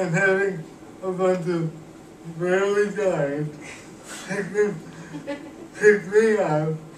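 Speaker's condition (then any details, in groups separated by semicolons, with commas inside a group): Cerebral palsy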